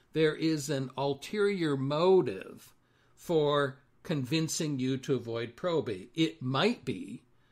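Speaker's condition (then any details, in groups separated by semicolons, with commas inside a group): No condition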